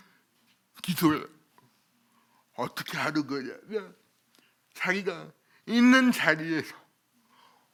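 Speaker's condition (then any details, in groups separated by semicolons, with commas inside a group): Cerebral palsy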